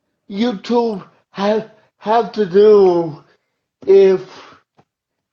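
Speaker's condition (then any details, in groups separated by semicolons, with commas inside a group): Cerebral palsy; uses wheelchair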